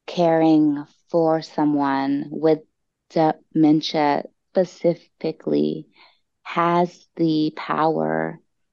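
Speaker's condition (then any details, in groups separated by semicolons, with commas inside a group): Stuttering; blocks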